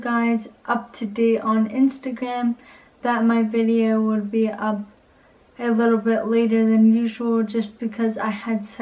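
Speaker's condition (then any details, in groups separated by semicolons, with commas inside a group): Cerebral palsy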